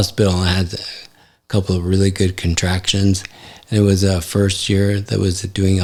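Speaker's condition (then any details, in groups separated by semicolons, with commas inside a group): ALS; affects hand function; recently diagnosed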